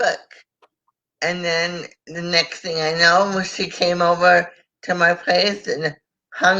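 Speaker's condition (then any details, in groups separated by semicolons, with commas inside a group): Cerebral palsy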